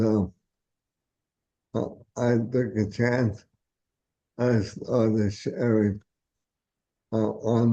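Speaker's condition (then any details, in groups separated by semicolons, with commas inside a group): ALS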